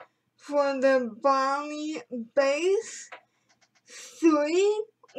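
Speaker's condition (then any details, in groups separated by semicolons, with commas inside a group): Cerebral palsy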